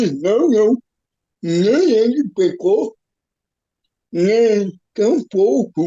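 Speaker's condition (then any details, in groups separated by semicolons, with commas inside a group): Cerebral palsy; physical disability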